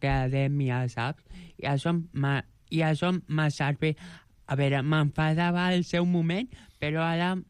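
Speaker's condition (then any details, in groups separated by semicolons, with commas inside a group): Joubert syndrome; present from birth; age 29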